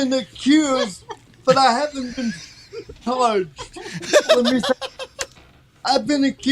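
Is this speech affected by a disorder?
Yes: cerebral palsy; from birth.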